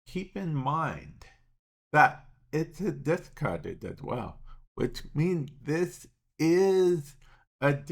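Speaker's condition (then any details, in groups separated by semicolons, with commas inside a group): Cerebral palsy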